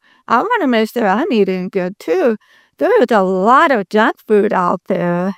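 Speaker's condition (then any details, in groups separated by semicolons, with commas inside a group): Deafness; congenital complete deafness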